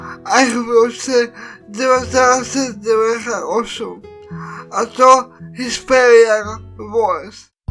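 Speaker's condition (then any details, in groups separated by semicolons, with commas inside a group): Cerebral palsy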